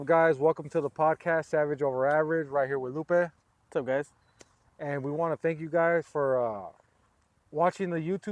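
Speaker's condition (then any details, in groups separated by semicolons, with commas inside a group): No condition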